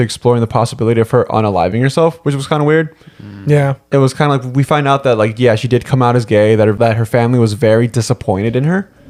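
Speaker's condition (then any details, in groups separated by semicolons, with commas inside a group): No condition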